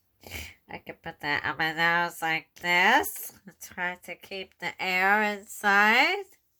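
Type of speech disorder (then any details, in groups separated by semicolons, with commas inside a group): Bulbar dysarthria; bulbar onset ALS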